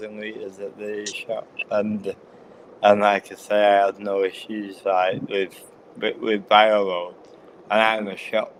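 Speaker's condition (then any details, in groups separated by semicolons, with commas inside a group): Cerebral palsy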